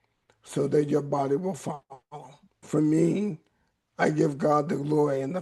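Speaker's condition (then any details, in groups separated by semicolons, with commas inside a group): ALS; voice raspy at times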